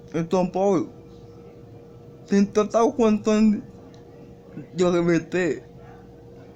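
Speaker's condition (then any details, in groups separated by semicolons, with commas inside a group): Cerebral palsy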